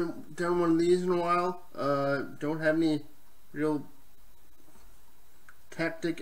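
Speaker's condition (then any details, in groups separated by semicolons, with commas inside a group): Cerebral palsy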